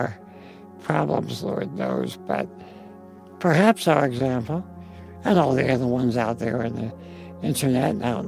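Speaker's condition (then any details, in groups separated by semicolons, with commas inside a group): Spinal muscular atrophy; congenital genetic progressive neuromuscular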